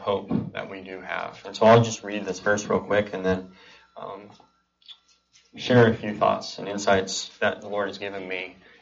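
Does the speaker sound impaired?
Yes: cleft palate and cleft lip; present from birth in Kuwait.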